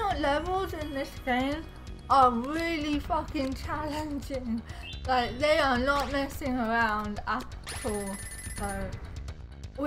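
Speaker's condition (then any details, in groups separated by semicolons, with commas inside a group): Cerebral palsy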